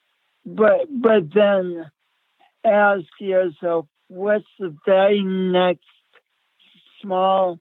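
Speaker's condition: Speech impediment; since childhood

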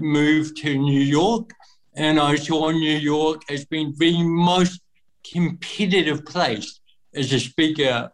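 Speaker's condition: Cerebral palsy; voice noticeably different

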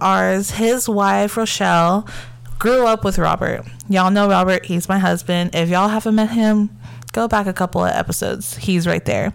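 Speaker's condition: No condition

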